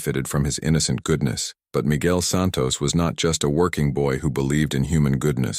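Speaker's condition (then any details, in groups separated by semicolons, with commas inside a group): No condition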